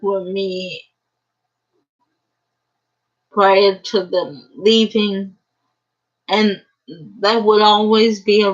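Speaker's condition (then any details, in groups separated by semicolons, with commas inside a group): Cerebral palsy; uses a wheelchair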